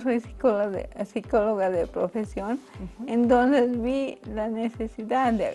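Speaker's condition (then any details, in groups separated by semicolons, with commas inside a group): Cerebral palsy; from birth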